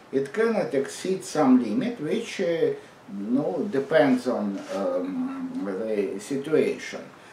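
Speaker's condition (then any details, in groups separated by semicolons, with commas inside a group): No condition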